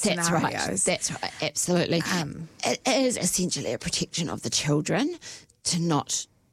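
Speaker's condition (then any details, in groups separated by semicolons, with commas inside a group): Spasmodic dysphonia; rare spasmodic dysphonia, basically lifelong, neurological, onset within months after everything settled down; investigations done, has had speech therapy; at onset voice doing weird stuff, could not get voice right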